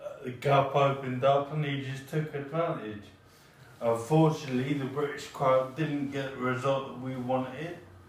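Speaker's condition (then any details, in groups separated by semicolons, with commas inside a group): Cerebral palsy; from birth, used one crutch; 5 years as wheelchair user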